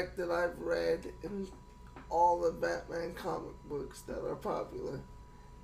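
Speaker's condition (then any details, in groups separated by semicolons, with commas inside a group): Cerebral palsy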